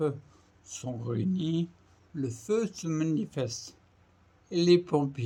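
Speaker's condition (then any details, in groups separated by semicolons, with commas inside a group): Primary progressive multiple sclerosis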